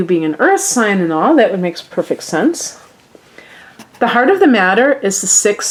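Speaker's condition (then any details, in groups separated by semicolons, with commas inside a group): No condition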